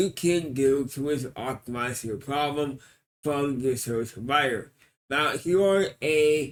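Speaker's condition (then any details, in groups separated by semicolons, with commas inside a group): Cerebral palsy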